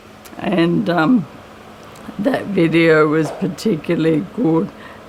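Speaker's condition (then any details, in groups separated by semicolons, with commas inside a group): MND; limb onset, legs and arms; voice slightly raspy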